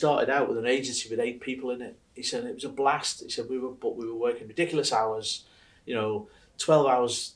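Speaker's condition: No condition

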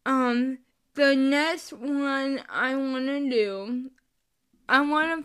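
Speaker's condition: Cerebral palsy; chronic illness and disability

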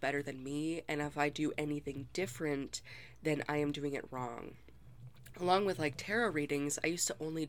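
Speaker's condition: No condition

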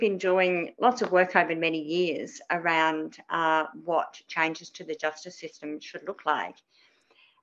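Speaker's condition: Cleft palate; dental services

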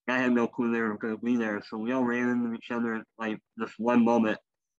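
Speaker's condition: Cleft lip and palate; elective leg amputations

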